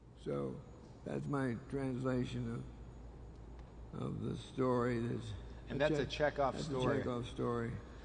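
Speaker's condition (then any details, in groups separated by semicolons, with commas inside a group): Parkinson's disease; diagnosed 20 years ago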